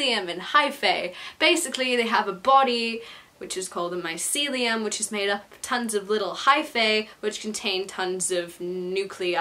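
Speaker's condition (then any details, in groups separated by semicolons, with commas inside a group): No condition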